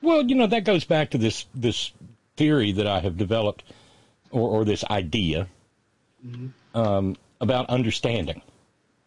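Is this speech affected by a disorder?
No.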